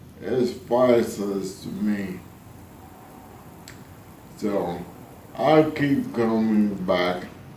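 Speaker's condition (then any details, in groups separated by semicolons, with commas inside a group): ALS; spasticity main symptom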